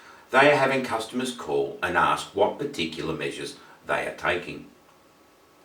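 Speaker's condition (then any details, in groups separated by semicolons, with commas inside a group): No condition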